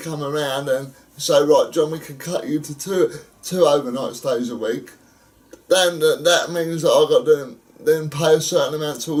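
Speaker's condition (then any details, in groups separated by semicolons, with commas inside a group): Cerebral palsy; wheelchair user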